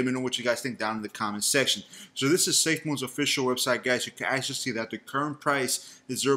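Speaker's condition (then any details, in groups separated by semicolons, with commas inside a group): No condition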